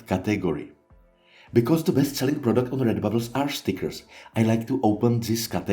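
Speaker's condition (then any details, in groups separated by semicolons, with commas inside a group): No condition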